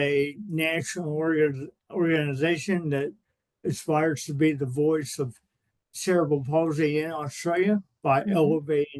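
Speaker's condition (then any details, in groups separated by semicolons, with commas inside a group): Cerebral palsy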